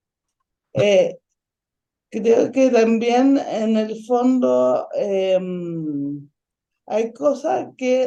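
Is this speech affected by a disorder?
Yes: ataxic cerebral palsy.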